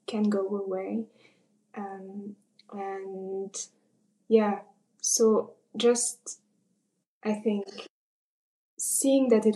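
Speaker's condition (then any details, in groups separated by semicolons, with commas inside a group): Covert stuttering; gradual onset in puberty, worse end of high school, father stuttered, therapy exercises unhelpful; early in accepting stutter, trying to be less covert; hid stutter with techniques in German, French, not in English, grew silent from fear; repeated sounds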